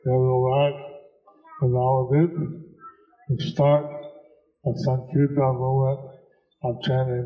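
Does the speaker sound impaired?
Yes: stroke with facial paralysis; half of face paralyzed; about 15 years since stroke; hard to understand for unfamiliar listeners, Deva Madhava repeats speech aloud.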